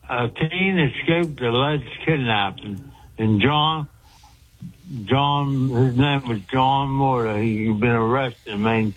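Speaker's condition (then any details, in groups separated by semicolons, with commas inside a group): Speech impediment after head injury; rapid fire delivery, trouble getting words out, hard to follow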